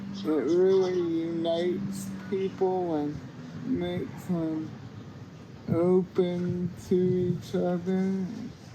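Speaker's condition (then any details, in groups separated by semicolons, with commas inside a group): Cerebral palsy; cannot walk unaided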